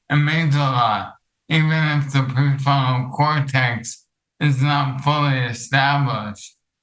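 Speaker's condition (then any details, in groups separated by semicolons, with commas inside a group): ALS; affects vocal cords; medication treatment; hard to talk long, less clear speech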